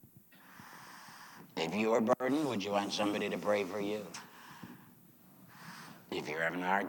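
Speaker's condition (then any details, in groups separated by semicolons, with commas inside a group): Laryngectomy; chemo and radiation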